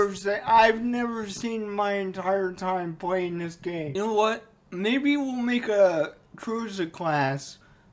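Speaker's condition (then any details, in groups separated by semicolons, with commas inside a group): Cerebral palsy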